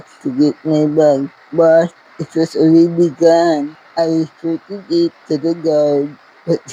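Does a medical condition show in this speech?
Yes: cerebral palsy.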